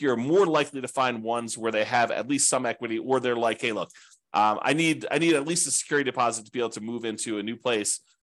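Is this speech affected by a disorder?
No.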